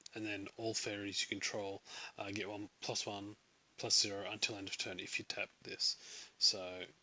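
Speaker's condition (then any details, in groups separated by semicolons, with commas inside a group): No condition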